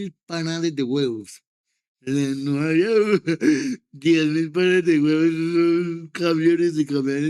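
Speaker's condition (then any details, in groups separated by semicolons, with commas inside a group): Cerebral palsy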